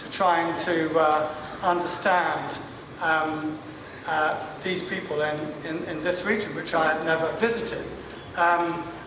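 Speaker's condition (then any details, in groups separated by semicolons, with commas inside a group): No condition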